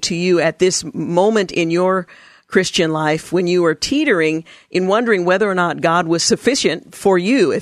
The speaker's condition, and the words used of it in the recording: No condition.